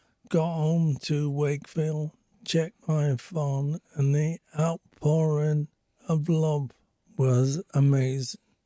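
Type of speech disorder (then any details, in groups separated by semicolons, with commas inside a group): Apraxia of speech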